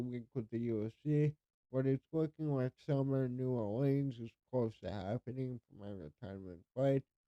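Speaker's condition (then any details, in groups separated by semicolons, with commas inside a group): Cerebral palsy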